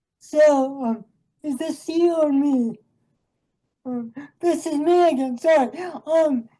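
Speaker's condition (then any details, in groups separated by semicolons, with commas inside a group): Cerebral palsy; from birth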